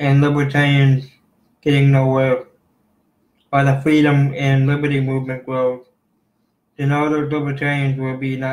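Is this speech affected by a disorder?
Yes: cerebral palsy.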